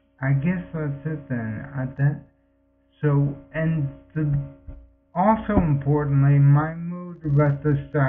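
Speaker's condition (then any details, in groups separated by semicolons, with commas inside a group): Multiple sclerosis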